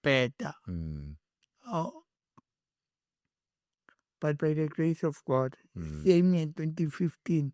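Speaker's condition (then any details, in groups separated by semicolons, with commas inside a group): Cerebral palsy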